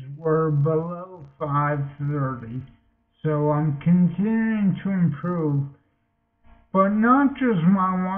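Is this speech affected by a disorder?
Yes: multiple sclerosis.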